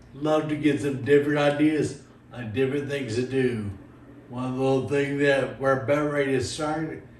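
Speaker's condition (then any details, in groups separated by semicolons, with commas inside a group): Friedreich's ataxia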